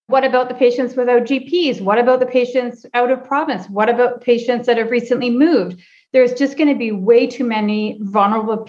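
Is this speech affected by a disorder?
No.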